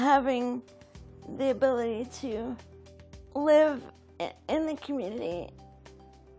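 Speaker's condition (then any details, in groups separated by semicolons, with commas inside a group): Cerebral palsy; unable to walk; mild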